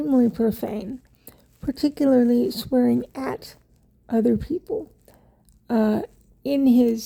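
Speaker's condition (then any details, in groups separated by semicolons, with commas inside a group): Cerebral palsy; wheelchair user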